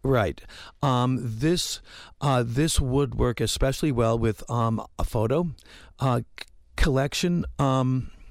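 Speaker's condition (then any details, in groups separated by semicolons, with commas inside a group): Stutter, mild; self-described little stutter, noticeable to listeners; repeated words, blocks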